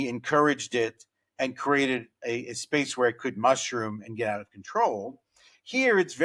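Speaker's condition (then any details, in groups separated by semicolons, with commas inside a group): No condition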